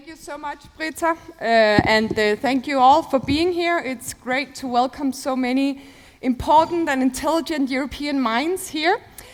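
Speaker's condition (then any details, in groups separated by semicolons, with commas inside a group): No condition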